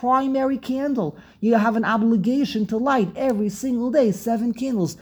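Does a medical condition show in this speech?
No.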